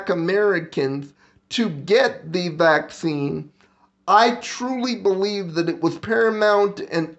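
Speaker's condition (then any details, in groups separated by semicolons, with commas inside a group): Cerebral palsy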